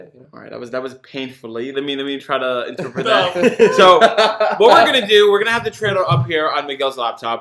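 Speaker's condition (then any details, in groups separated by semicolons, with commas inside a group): No condition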